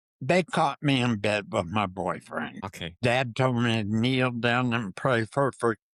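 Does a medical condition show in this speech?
Yes: Parkinson's disease.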